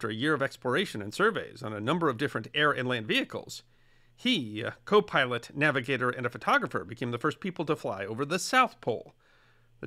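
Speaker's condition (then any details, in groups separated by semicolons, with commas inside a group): No condition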